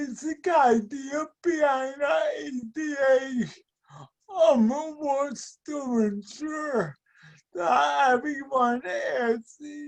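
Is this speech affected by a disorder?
Yes: speech and mobility impairment.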